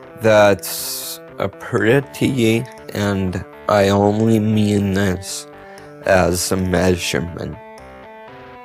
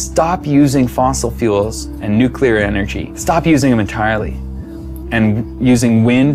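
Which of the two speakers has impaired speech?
The first: multiple sclerosis.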